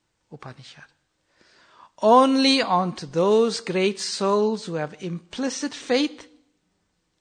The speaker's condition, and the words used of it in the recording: None; typical speech.